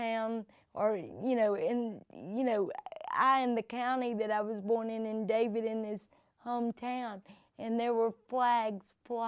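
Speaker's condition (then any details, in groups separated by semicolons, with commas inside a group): Cerebral palsy; present from birth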